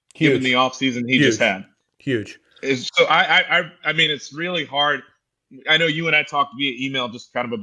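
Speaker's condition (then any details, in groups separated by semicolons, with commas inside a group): No condition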